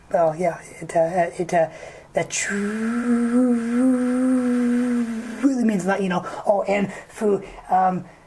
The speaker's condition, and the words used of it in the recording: Stuttering. Um, now, now that right there is um, uh, it's called the block, and so I I am I am uh, just kind of blocking on that sound.